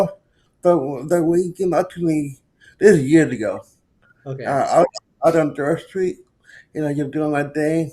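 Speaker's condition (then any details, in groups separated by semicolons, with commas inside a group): Cerebral palsy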